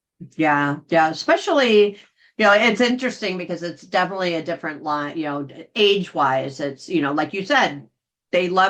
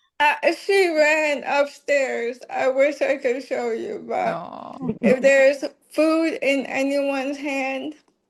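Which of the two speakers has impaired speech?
The second: ALS.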